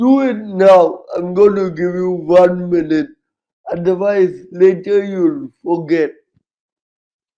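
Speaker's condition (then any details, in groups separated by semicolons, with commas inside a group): Cerebral palsy, severe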